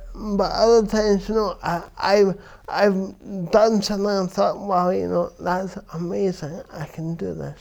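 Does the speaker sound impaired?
Yes: cerebral palsy; affects verbal speech.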